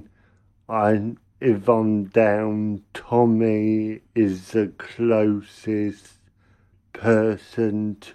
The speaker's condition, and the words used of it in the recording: Cerebral palsy. No, you're fine. I'm only speaking quiet because I've got thin walls.